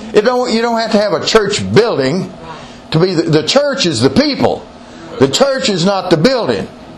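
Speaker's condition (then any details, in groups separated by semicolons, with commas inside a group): No condition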